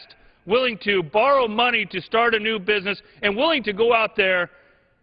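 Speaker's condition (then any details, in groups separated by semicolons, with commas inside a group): No condition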